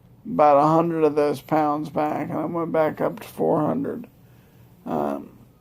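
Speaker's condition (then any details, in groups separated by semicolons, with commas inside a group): Multiple sclerosis; slight voice scratchiness, very tired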